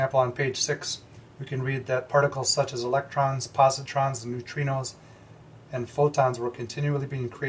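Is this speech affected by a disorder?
No.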